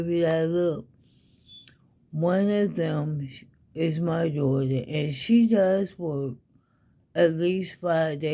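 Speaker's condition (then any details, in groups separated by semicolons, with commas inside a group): ALS; needs help with daily activities, fatigue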